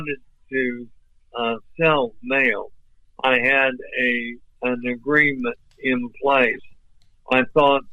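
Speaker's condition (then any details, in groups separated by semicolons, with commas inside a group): ALS; voice off but clear and understandable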